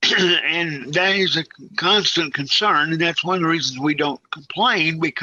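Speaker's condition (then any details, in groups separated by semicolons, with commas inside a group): Cerebral palsy; severely disabled, wheelchair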